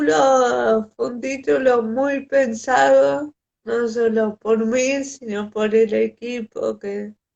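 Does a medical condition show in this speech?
Yes: cerebral palsy; respiratory arrest at birth.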